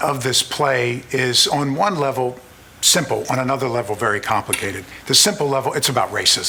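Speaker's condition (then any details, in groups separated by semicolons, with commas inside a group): No condition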